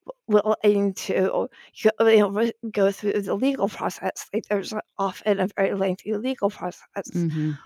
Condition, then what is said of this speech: Spasmodic dysphonia. And you want to give our audience a little bit more context on you so that they know their audio isn't glitching here?